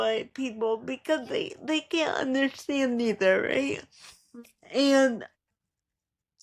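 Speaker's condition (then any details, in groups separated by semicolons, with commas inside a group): Cerebral palsy; speaks differently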